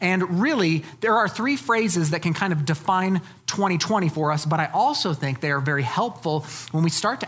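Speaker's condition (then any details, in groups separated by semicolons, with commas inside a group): No condition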